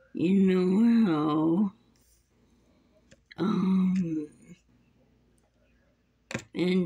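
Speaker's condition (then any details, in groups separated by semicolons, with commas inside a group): Muscular dystrophy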